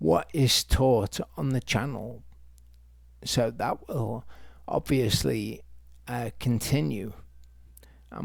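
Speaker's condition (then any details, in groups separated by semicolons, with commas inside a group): Multiple sclerosis; progressive form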